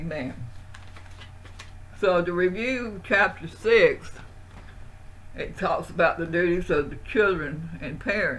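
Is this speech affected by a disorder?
Yes: Parkinson's.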